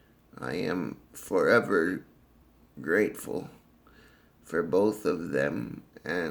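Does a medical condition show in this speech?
Yes: cerebral palsy.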